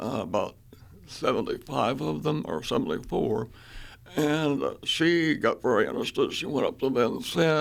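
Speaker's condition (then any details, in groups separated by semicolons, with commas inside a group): Spasmodic dysphonia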